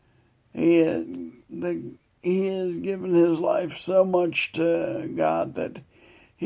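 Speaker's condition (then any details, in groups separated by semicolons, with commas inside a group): Multiple sclerosis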